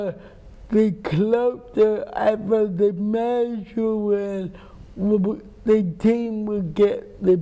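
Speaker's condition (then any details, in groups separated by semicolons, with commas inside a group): Cerebral palsy; speech impairment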